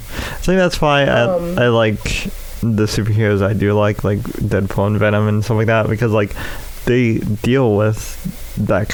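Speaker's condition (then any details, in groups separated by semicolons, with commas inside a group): Cerebral palsy; diagnosed in infancy; physical therapy ended; speech impediment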